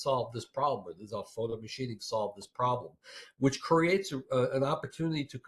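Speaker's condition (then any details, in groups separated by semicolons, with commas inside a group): No condition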